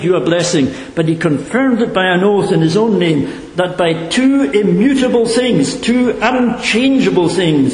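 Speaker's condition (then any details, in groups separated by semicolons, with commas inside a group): No condition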